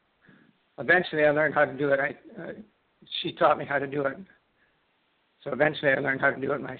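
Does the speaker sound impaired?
Yes: Parkinson's disease; left index finger tremor, diagnosed 4 years later by Ontario neurologist, then left hand weakness, dexterity loss.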